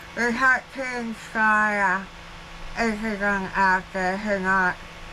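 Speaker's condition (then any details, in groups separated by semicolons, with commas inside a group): Jaw cancer surgery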